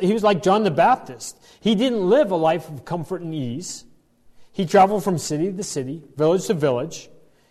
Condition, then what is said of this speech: No condition.